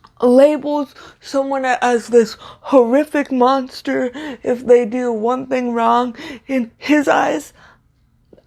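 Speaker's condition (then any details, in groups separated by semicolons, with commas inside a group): Cerebral palsy, severe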